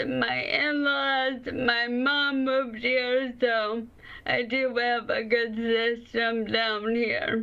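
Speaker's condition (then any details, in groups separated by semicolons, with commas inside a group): ALS; limb onset, right foot first; slower speech, voice banking done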